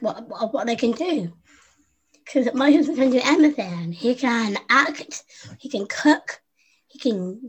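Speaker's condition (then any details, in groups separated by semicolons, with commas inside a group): Down syndrome; congenital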